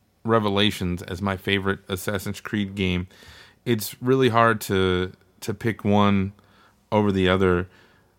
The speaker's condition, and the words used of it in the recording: No condition.